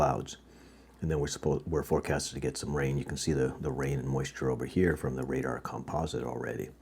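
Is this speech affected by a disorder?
No.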